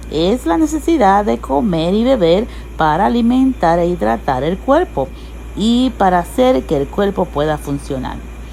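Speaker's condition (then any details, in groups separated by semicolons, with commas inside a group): No condition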